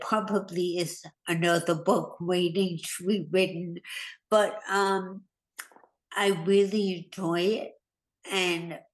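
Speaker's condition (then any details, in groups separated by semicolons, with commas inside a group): Hemorrhagic stroke; right-handed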